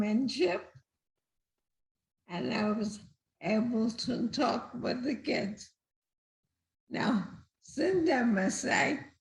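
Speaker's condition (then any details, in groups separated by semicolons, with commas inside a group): Multiple system atrophy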